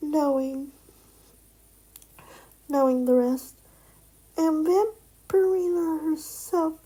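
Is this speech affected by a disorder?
Yes: cerebral palsy.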